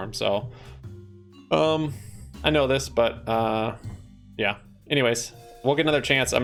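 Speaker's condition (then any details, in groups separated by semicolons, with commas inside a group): No condition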